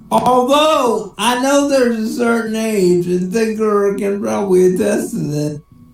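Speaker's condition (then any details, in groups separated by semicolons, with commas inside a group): Cerebral palsy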